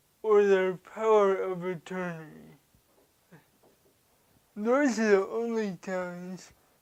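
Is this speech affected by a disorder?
Yes: cerebral palsy; caused by birth asphyxia, hearing loss; diagnosed around age 3; dysphagia since birth, feeding tube.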